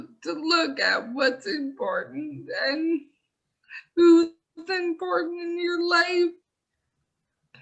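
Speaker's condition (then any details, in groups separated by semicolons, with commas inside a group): ALS; speech affected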